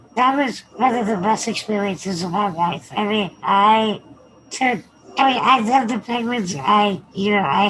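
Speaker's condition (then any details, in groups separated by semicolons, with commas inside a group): Spinal muscular atrophy; wheelchair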